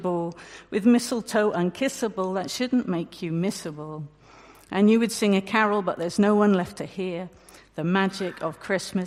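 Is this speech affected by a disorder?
No.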